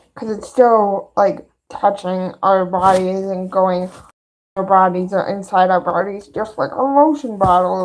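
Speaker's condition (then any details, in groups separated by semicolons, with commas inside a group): Cerebral palsy; both hands affected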